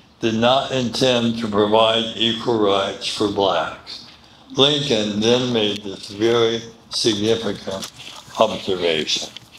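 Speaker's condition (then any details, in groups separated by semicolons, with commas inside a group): Medical condition affecting speech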